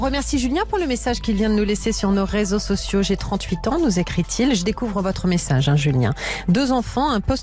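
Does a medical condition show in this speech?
No.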